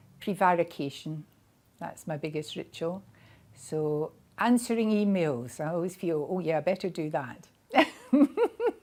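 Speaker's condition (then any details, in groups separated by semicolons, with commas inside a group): No condition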